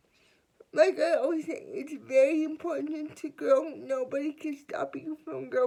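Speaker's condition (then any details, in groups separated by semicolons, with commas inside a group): Cerebral palsy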